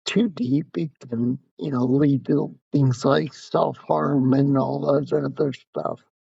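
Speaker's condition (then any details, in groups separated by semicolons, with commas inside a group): Spinocerebellar ataxia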